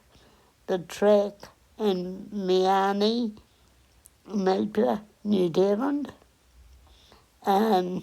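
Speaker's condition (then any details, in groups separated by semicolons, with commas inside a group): Cerebral palsy; onset at 8 days old; lifelong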